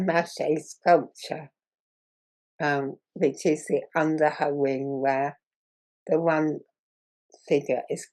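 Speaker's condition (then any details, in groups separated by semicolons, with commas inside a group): Muscular dystrophy; progressive muscle wasting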